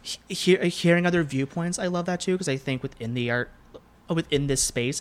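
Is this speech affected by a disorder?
Yes: stuttering; developmental stutter since about age 5, persisted into adulthood, varied speech therapies and groups; still stutters as adult, speaks often for work; worse with anxiety and nerves, harder when speaking unplanned; here repeated sounds, prolonged sounds.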